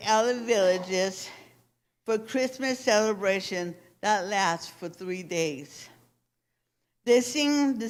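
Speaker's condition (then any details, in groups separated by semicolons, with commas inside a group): Cerebral palsy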